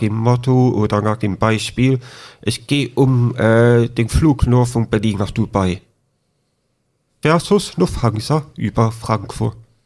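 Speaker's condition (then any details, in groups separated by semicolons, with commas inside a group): Deafness with cochlear implant, congenital deafness; speech still audibly affected per host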